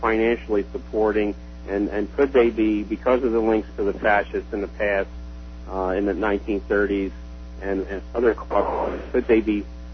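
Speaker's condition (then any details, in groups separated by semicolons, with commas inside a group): No condition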